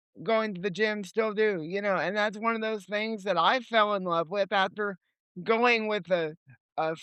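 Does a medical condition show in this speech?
Yes: cerebral palsy; limited mobility, legs.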